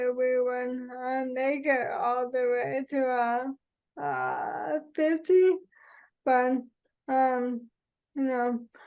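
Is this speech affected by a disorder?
Yes: ALS; sporadic form, onset in pinky finger.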